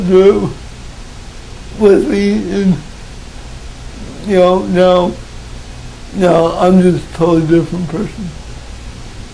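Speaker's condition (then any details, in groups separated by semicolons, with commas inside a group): Cerebral palsy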